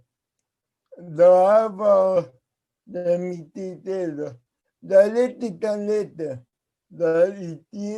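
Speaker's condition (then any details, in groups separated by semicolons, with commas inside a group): Cerebral palsy; speaks as if with potato in mouth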